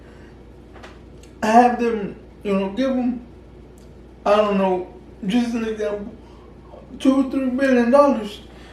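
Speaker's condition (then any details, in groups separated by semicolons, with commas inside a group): Cerebral palsy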